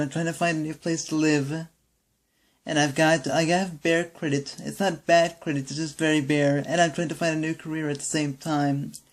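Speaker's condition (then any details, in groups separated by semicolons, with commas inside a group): Cerebral palsy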